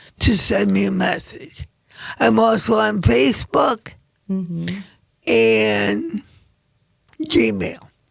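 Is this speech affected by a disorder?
Yes: cerebral palsy.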